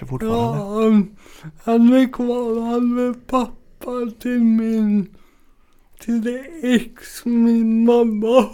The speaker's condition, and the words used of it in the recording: Cerebral palsy. Det sitter ju mest på talet och balansen